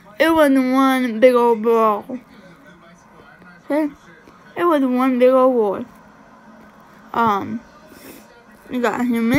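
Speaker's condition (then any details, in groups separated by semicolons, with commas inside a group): Cerebral palsy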